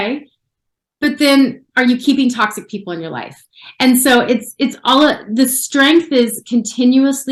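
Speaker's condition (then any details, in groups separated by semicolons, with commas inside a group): No condition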